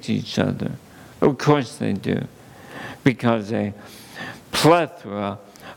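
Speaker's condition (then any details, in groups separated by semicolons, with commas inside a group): ALS; under neurologist care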